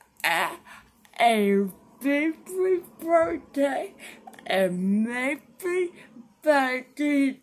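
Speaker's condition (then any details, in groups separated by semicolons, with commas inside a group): Cerebral palsy; since birth, difficult birth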